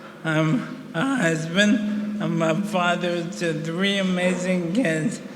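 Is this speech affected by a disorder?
Yes: ALS; about 1.5 years since diagnosis.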